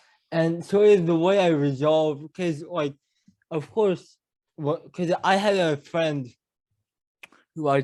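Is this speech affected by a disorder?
Yes: cerebral palsy; mild speech impediment.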